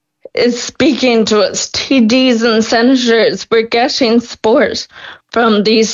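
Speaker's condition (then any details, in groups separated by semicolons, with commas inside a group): Friedreich's ataxia; progressive, wheelchair user, in 20s, sky claras drug by Biogen wanted, not yet funded; deteriorating month to month, losing mobility, cannot transfer without two-person hands-on support; losing speech, losing swallow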